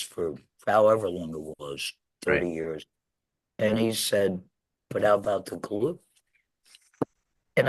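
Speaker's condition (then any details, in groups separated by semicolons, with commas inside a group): Laryngectomy; laryngectomy after throat cancer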